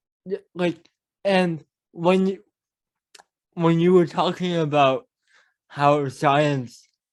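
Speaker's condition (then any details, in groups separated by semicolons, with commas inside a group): Cerebral palsy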